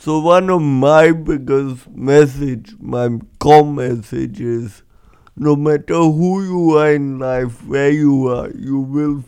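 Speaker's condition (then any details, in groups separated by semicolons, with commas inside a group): Cerebral palsy; congenital, breech vaginal birth instead of recommended c-section, head stuck 90 seconds, oxygen loss; age 25, walks, others ask if drunk, three years on Singapore cerebral palsy football team; could not speak properly as child, now speaks publicly as motivational speaker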